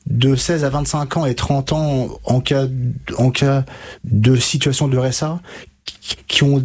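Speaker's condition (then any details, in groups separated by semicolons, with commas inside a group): Stuttering; onset at 5 to 6 years, no childhood speech therapy, therapy begun at 20, age 33; 27 to 28 years since onset, years of therapy with stuttering specialist Catherine Daubier, Nancy; blocks and repetitions, fluency techniques learned, much worse ages 5 to 20, could not finish sentences; repeated sounds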